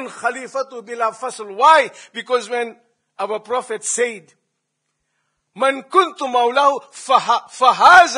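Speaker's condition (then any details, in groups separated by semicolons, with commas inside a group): No condition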